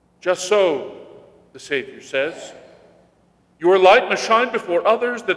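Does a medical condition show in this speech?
No.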